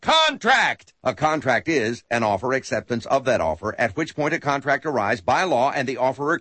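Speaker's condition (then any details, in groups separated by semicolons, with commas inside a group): No condition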